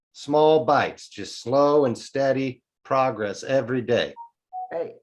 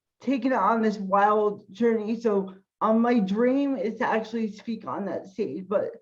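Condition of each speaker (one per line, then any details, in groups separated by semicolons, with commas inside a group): No condition
Cerebral palsy; incomplete quadriplegia from birth, cannot move or walk independently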